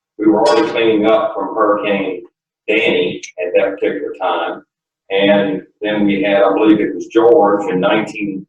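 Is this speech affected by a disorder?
No.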